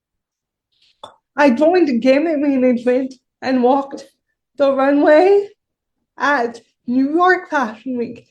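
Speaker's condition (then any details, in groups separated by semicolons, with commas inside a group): Cerebral palsy; shaky voice, worse when nervous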